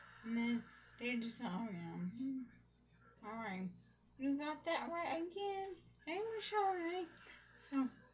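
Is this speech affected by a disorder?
Yes: brain injury.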